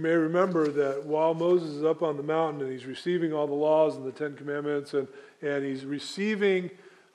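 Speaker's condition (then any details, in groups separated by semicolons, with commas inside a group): No condition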